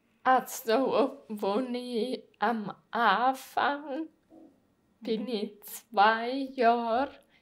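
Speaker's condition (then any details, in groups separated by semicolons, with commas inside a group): Multiple sclerosis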